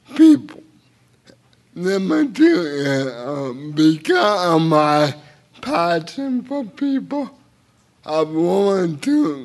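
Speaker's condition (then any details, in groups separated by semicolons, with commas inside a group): Cerebral palsy; involuntary hand movements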